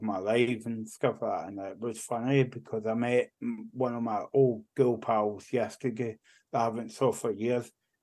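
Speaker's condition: Cerebral palsy; walks and talks now

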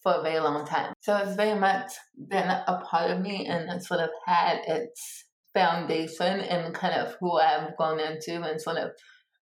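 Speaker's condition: Cerebral palsy; born two months premature

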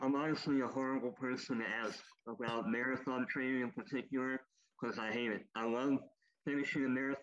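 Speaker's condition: Cleft lip and palate, popliteal pterygium syndrome; knee arthritis

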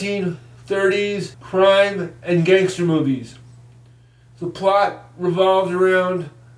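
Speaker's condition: Cerebral palsy; grew up before the ADA, used 6T formula: think, trust, tool, try, test, train

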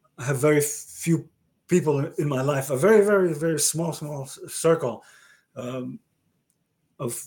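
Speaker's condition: Aphasia after stroke; aphasia caused by stroke about 30 years ago, permanent; expresses self relatively well, unlike others who cannot, rambles off track a little

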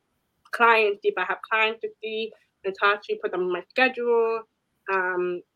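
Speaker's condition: Deafness; saw speech therapist and audiologist

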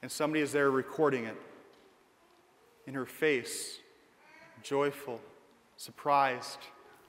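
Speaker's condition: No condition

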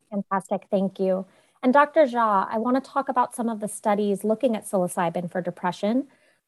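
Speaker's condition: No condition

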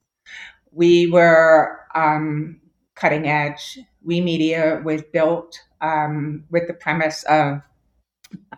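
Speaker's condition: Deafness; lip reading

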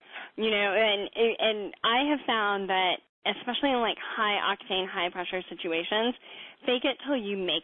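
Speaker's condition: Cleft palate; about 7 years of speech therapy

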